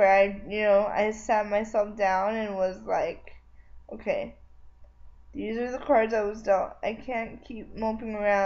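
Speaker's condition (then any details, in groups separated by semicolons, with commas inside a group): Cerebral palsy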